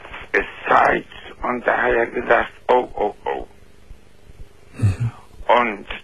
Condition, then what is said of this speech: Oral cancer. Daher sprichst du auch etwas anders als gesunde Menschen?